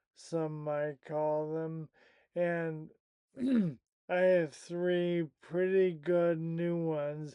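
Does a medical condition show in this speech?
Yes: primary lateral sclerosis.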